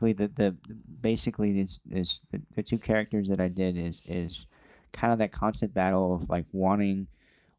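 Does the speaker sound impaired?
Yes: cleft lip and palate.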